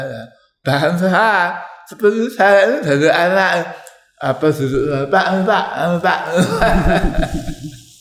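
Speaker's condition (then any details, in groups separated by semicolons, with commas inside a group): Tongue cancer; biopsy-confirmed, ECCT treatment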